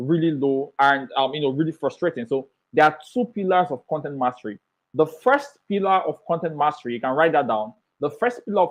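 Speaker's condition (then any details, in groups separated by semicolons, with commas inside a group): No condition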